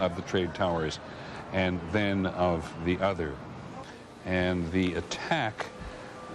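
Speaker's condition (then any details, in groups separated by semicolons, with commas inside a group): No condition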